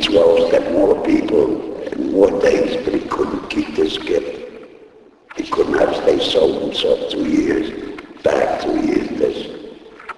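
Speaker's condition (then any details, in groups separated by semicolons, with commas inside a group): Laryngectomy; device placed in throat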